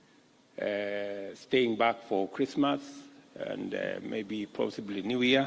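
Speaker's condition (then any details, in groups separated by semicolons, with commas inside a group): No condition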